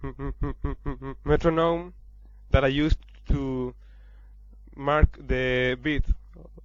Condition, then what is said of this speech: Stuttering. And something I have noticed with this recording is that I don't like my tone of the voice.